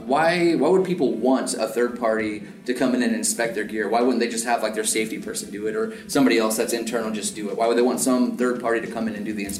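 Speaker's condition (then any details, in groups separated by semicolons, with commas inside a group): No condition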